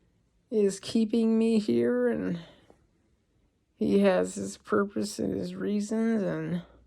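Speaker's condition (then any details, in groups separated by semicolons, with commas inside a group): ALS; breathing expected to worsen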